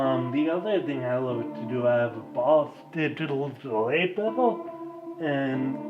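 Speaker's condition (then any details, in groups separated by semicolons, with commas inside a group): Ataxia; slight slurring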